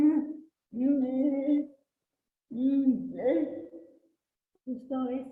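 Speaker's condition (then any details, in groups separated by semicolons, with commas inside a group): Cerebral palsy; since birth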